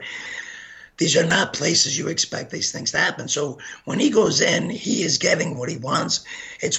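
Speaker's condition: Gunshot injury to voice box; bullet still lodged behind carotid artery

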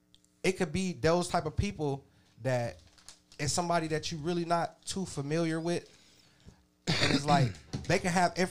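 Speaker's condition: No condition

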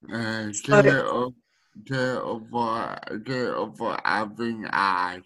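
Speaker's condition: Speech needing a translator; needs speech translator

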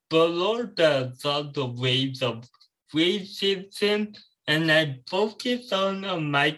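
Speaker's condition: Cerebral palsy

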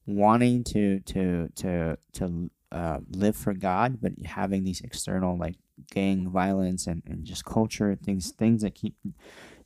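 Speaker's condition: Cleft lip and palate

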